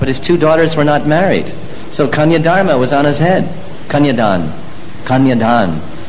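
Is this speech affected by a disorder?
No.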